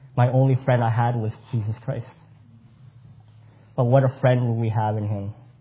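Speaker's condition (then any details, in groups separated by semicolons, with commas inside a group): Cleft palate; congenital cleft palate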